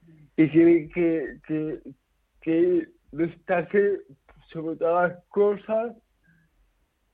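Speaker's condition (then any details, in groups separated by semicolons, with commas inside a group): Cerebral palsy; mainly physical effects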